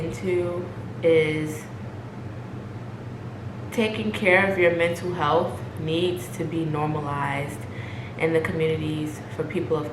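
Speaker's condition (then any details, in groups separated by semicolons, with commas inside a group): No condition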